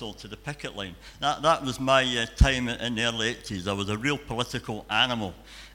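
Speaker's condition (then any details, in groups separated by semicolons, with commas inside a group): Cleft palate and cleft lip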